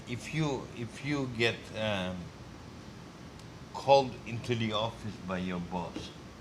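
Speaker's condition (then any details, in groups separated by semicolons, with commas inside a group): Multiple sclerosis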